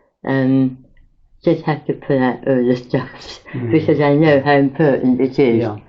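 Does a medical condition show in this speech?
Yes: mouth cancer after operations; mouth cancer, radiotherapy damaged tongue and bone, feeding tube, tracheotomy, multiple operations; 23 years since diagnosis, permanent mouth and tongue pain; relearned speaking and eating, speech much worse, aspiration, uses speech app.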